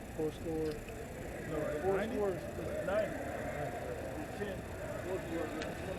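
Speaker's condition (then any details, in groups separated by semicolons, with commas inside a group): No condition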